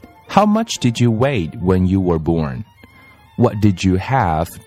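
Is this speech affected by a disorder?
No.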